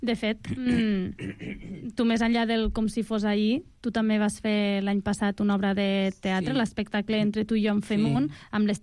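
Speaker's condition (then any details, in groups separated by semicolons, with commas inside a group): No condition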